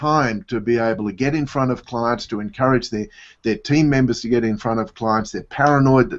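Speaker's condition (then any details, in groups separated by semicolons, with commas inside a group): No condition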